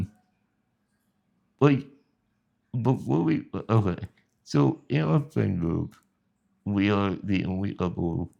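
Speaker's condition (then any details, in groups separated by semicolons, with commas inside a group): Spinal muscular atrophy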